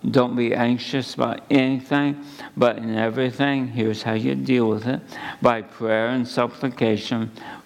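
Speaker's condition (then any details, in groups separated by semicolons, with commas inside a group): ALS; under neurologist care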